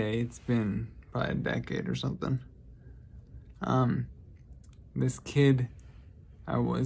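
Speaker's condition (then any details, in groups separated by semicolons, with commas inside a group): Traumatic brain injury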